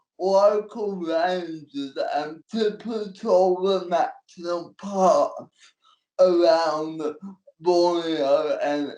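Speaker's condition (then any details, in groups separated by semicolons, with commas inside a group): Cerebral palsy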